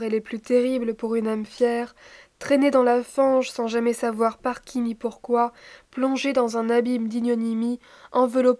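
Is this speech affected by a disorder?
No.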